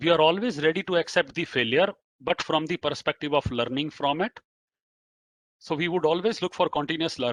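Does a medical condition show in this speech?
No.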